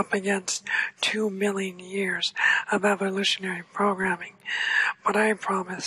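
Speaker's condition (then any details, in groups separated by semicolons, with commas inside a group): ALS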